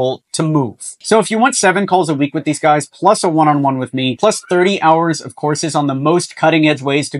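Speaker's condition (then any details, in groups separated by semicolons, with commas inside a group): No condition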